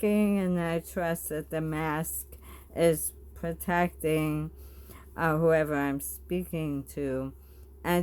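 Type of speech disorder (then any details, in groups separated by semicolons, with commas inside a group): Bulbar dysarthria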